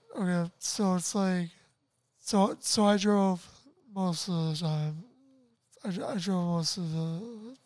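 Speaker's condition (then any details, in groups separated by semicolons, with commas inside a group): Tracheostomy, ventilator dependent; spinal cord injury from car accident at twenty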